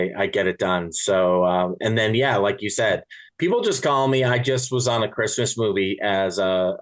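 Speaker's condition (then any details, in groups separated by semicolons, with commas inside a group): No condition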